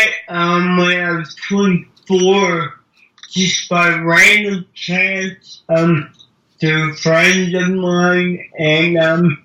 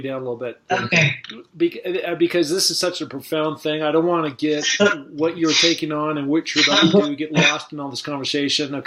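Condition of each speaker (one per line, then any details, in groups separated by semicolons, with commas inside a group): Cerebral palsy; present from birth, all muscles, cannot walk, wheelchair; mild speech impediment
No condition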